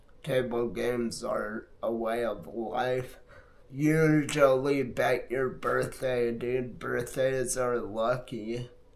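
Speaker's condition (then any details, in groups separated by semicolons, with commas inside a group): Multiple sclerosis; affects hands and left arm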